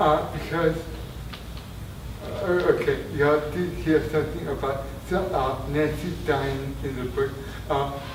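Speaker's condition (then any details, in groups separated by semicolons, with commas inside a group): Traumatic brain injury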